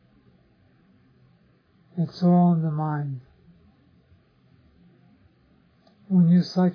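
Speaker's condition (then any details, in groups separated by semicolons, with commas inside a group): Parkinson's disease; others offer remedies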